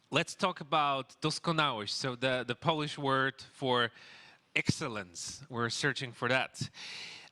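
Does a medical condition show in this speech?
No.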